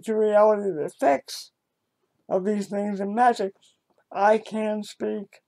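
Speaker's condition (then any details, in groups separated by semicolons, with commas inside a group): Cerebral palsy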